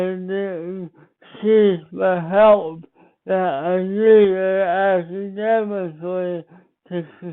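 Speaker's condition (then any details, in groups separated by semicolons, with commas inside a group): Speech impairment after birth surgery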